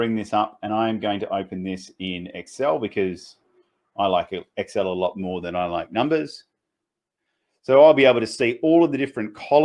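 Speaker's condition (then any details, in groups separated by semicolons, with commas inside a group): No condition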